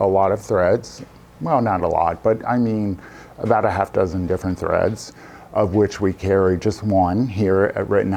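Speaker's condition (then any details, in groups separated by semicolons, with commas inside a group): No condition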